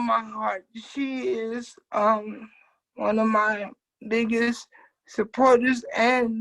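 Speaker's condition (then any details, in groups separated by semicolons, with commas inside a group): Cerebral palsy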